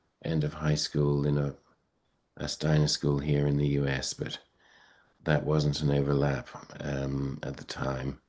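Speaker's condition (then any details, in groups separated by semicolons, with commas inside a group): No condition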